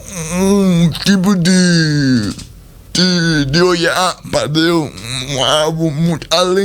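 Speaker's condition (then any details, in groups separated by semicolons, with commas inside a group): Cerebral palsy; speech not normal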